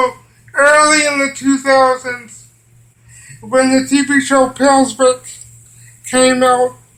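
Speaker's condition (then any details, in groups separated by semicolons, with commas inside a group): Cerebral palsy; from birth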